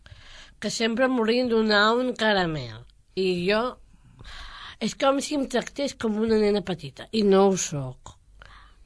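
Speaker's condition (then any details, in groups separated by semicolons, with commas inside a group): Down syndrome; congenital, three copies of chromosome 21, adult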